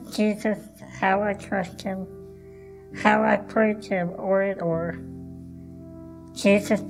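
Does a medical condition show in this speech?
Yes: cleft lip and palate, Goldenhar syndrome; congenital, Dogen-Harris syndrome, born without right ear, lung, thumb, missing right jawbone, asymmetrical face; breathing tube after scoliosis surgery age 11, unable to talk then.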